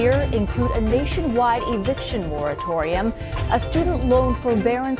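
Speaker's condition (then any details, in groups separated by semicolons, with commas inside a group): No condition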